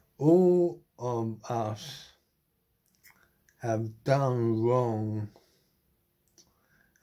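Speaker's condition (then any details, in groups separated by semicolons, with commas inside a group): Motor neuron disease; terminal; body failing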